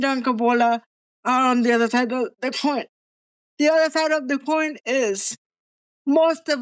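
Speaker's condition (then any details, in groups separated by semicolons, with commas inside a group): Cerebral palsy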